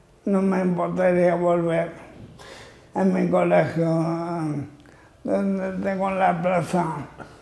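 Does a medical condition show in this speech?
Yes: amyotrophic lateral sclerosis (ela).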